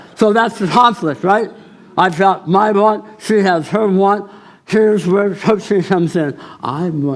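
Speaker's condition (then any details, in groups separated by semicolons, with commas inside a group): Tongue cancer surgery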